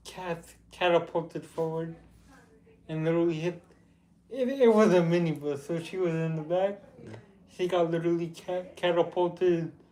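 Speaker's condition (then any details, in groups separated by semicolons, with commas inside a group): Cerebral palsy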